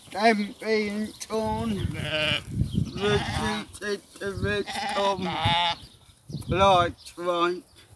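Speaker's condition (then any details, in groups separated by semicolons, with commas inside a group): Cerebral palsy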